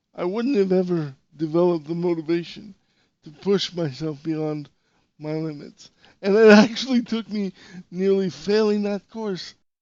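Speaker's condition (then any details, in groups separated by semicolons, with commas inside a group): Cerebral palsy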